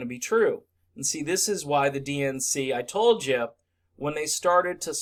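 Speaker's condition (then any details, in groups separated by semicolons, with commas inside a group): No condition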